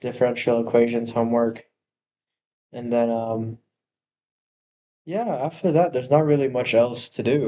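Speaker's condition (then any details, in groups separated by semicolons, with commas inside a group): No condition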